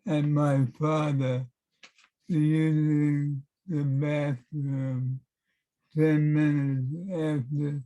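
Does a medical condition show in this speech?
Yes: Parkinson's; affects handwriting.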